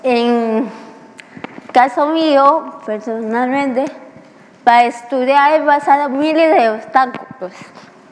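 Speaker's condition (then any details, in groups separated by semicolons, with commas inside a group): Cerebral palsy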